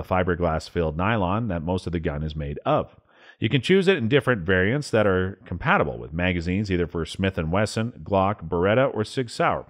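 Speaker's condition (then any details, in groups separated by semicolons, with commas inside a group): No condition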